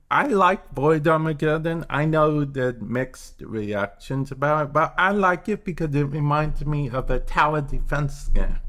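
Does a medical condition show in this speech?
Yes: cerebral palsy; speech affected at times.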